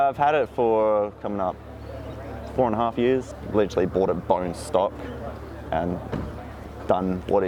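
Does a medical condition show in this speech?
No.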